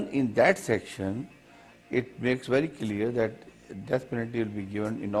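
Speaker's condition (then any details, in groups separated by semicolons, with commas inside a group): No condition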